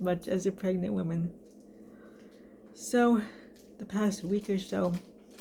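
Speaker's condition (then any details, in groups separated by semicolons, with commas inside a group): Cerebral palsy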